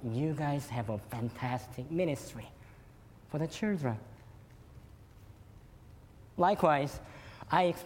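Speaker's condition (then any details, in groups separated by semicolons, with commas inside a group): Cleft lip and palate; fed formula and cow milk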